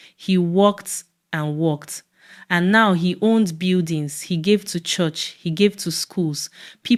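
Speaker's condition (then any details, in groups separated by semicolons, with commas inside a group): No condition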